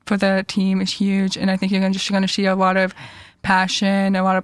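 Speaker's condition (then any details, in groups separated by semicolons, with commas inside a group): Deafness; cochlear implants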